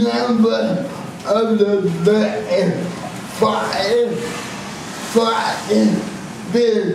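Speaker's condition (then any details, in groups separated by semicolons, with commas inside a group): Cerebral palsy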